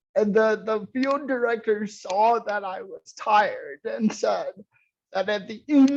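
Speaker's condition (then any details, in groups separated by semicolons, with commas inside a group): Cerebral palsy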